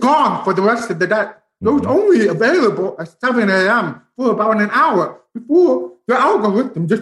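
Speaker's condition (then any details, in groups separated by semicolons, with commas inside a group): Profound deafness, bilateral, from spinal meningitis; big headphones, slight residual hearing when loud, closed captioning, cannot hear words spoken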